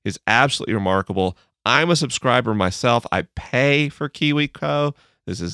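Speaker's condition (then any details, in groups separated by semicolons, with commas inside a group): No condition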